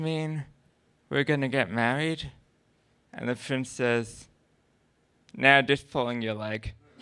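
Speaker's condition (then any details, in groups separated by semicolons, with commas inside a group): Cerebral palsy; oxygen deprivation at birth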